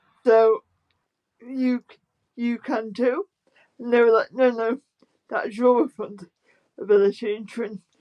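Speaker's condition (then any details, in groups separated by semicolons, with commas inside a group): Spastic quadriplegic cerebral palsy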